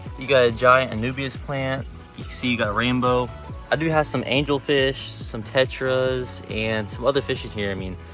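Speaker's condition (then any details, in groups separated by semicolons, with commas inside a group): No condition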